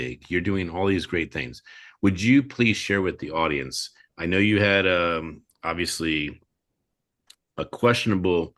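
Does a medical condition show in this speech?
No.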